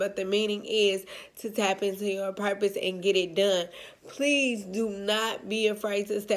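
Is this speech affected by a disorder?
Yes: cerebral palsy, spastic.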